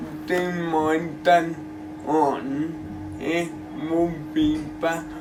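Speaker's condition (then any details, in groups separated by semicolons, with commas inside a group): Cerebral palsy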